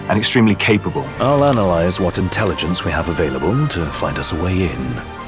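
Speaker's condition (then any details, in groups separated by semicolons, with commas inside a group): No condition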